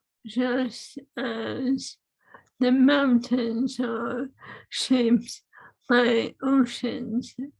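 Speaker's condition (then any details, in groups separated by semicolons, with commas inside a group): ALS; swallowing lost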